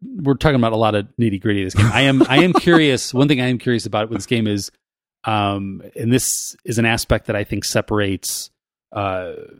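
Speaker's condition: No condition

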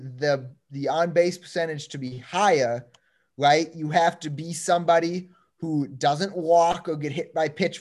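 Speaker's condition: No condition

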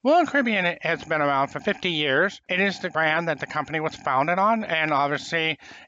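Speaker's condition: Profound hearing loss, congenital

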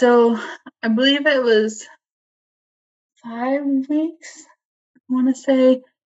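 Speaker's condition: ALS, limb onset; about 10 months since diagnosis, seeing speech language pathologist at clinic, voice and swallowing monitored, voice banking

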